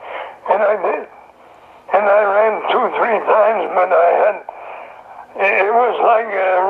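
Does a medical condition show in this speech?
Yes: throat cancer; survivor.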